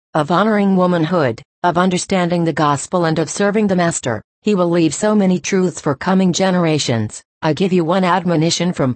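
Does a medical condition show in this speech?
No.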